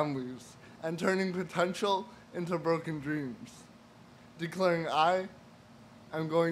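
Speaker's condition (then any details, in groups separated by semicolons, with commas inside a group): Cerebral palsy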